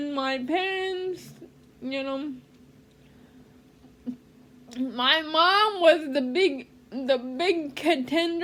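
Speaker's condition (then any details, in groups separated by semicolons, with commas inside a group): Cerebral palsy; speech therapy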